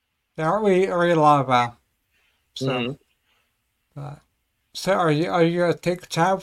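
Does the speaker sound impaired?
Yes: cerebellar ataxia; not a walker; slurs a bit, voice affected a little, may need to repeat himself.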